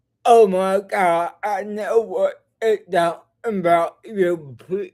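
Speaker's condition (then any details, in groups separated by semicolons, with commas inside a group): Cerebral palsy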